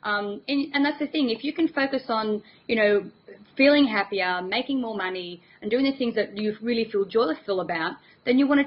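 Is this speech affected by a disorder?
No.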